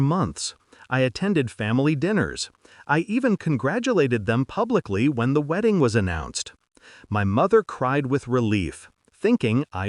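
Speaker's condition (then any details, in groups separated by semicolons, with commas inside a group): No condition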